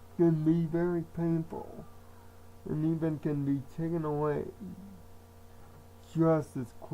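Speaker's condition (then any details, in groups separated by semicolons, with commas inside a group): Cerebral palsy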